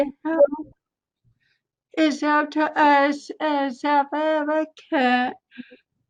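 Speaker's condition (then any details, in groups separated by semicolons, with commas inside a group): Cerebral palsy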